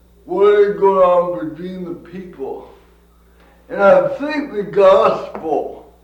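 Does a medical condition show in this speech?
Yes: cerebral palsy; from birth.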